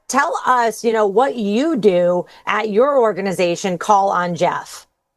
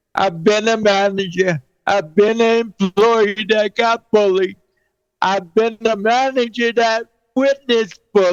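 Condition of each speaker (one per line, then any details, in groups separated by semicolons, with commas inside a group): No condition
Cerebral palsy; 49 years with condition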